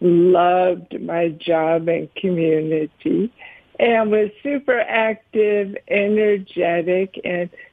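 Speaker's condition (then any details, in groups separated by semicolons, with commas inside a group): ALS; tongue affected, speaks more slowly than before, worried about voice but held up over 15 minutes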